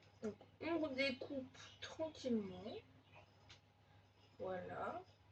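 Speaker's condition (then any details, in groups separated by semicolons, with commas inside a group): No condition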